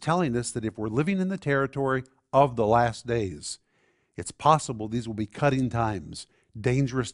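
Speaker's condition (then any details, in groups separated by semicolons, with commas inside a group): No condition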